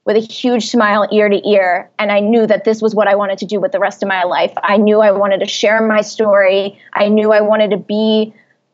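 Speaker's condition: No condition

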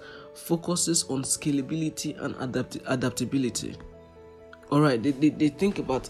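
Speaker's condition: No condition

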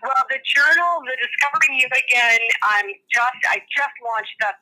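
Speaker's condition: No condition

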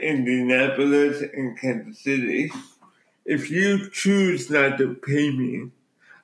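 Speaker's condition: Cerebral palsy

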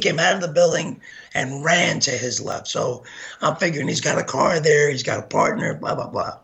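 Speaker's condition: Gunshot injury to voice box; face bullet ripped esophagus

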